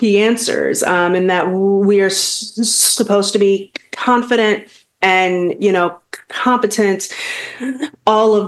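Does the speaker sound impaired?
Yes: stuttering; lifelong stuttering; pursues public speaking to face fear of talking, still stutters, feels vulnerable on podcasts; long-standing fear of talking, past avoidance of carrying conversations, stuttering held back career; here prolonged sounds, blocks.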